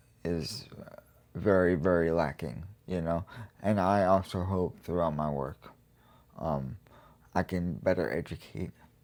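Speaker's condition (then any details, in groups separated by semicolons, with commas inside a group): Cerebral palsy; GMFCS level 4, severe physical disability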